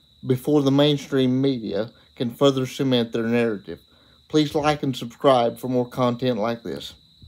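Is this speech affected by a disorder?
Yes: cerebral palsy; reports speaking clearly.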